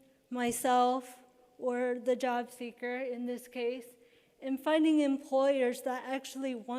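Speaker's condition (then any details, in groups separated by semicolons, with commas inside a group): Cerebral palsy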